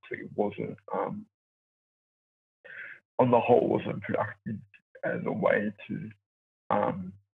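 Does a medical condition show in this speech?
Yes: cerebral palsy; from birth, born two months premature, resuscitated twice, lack of oxygen to brain, brain injury, affects mobility and walking; uses electric wheelchair.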